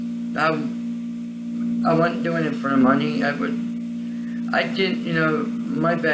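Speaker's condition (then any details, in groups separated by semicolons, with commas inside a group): Cerebral palsy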